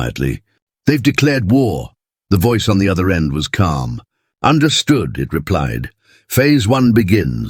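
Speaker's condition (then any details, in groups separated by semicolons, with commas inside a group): No condition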